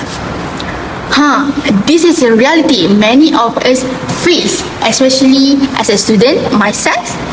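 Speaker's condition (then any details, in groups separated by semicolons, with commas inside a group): No condition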